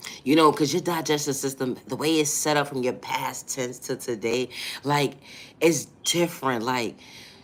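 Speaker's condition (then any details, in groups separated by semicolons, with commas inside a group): No condition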